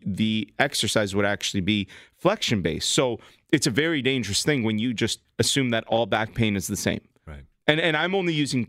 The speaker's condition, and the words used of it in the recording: None; typical speech.